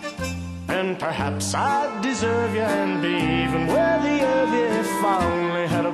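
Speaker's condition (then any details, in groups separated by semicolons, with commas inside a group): No condition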